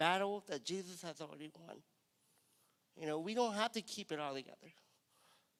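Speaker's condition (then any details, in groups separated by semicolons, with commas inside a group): Cerebral palsy; cerebral palsy, from birth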